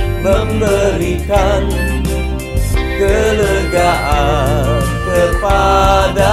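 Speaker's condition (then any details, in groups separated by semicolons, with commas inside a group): No condition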